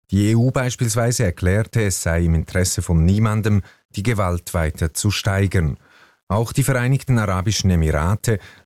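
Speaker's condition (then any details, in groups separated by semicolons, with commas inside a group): No condition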